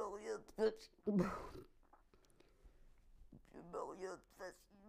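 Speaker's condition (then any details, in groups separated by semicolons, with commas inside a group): Cerebral palsy; associated cognitive troubles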